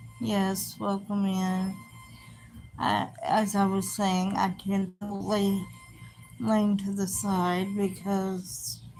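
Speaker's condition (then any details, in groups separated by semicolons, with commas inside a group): Cerebral palsy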